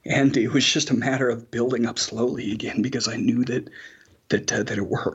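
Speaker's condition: Spasmodic dysphonia; many doctors missed diagnosis

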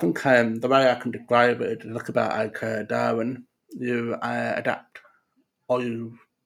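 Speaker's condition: Profound deafness; diagnosed at 18 months

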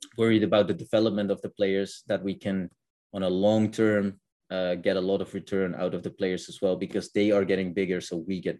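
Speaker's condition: No condition

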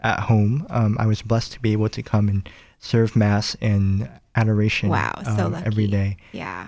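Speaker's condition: Cleft palate; nose and lip

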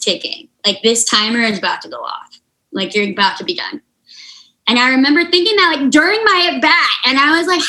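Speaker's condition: Unilateral cleft lip and palate, severe

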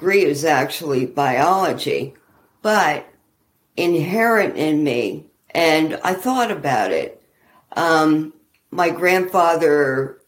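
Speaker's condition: ALS; expects progression

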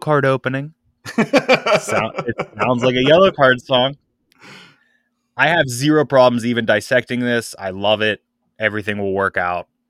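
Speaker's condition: No condition

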